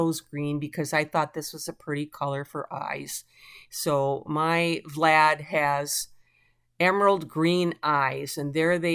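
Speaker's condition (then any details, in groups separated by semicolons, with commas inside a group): No condition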